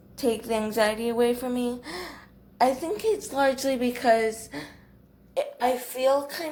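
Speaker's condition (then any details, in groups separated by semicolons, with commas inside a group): Cerebral palsy, athetoid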